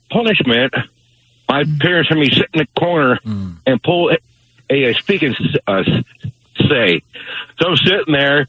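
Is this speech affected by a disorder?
Yes: stuttering; slow to get words out, took a while to say where calling from; here repeated sounds, blocks.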